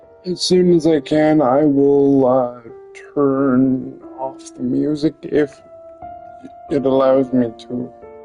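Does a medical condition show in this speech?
Yes: cerebral palsy; limbs affected.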